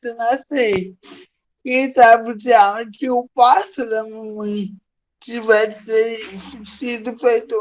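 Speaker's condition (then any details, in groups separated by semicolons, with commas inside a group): Cerebral palsy; from birth; difficulty speaking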